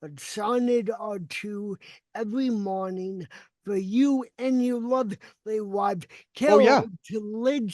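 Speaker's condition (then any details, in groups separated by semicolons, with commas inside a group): Cerebral palsy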